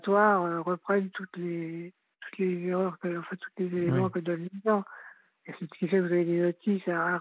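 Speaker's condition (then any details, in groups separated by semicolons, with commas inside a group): Parkinson's disease; four years since diagnosis, unchanged treatment without side effects, leg dragging gone, Marseille neurologist six-monthly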